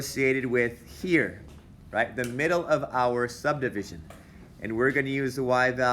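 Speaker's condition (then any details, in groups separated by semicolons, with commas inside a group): No condition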